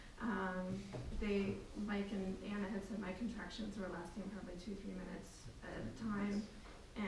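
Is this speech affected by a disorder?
No.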